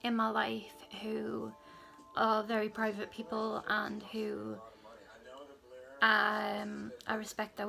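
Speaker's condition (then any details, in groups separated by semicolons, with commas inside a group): No condition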